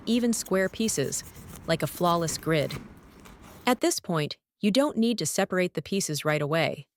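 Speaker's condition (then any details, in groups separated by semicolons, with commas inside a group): No condition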